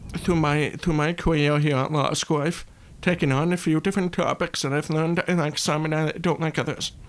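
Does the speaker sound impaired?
Yes: deafness; brown cochlear implant on side of head, once damaged by water from hose and repaired.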